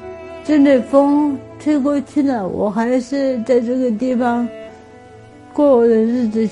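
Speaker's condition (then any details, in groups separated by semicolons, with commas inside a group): Cerebral palsy; cerebral palsy from oxygen deprivation at birth, not born in hospital due to poverty, unable to do manual labor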